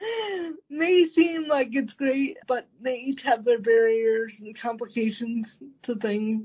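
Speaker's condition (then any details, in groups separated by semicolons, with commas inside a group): Cerebral palsy; congenital, manual wheelchair most of early life, first power wheelchair at 14, therapist and parents decided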